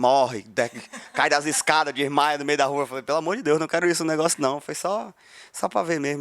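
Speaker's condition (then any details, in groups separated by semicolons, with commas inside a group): No condition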